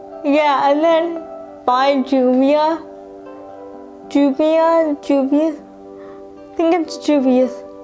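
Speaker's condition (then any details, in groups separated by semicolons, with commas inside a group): Cerebral palsy, spastic quadriplegic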